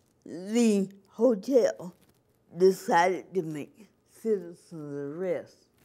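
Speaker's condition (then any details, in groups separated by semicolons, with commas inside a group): Cerebral palsy; from birth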